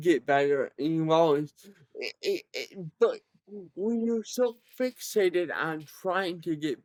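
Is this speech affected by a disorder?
Yes: cerebral palsy; present from birth, severe.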